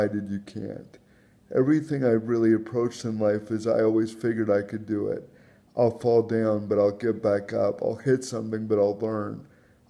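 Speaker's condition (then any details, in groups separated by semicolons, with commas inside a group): Cerebral palsy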